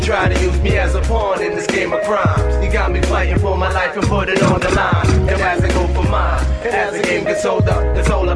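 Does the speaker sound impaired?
No.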